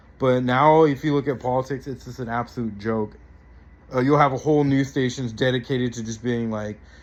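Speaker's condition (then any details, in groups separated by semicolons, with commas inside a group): No condition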